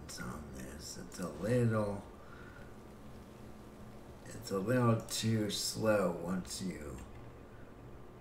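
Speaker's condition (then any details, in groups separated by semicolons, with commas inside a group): Cerebral palsy; breathing fine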